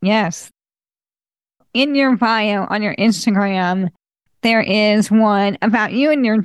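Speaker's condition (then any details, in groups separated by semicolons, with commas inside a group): ALS; voice changing and declining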